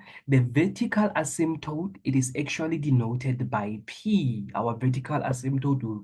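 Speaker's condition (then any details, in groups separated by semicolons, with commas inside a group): No condition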